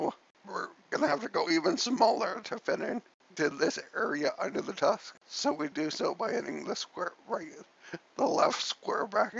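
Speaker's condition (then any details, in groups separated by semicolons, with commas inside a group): Cerebellar ataxia from brain tumour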